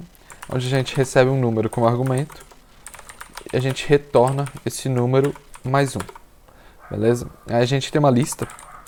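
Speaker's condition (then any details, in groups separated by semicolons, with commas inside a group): No condition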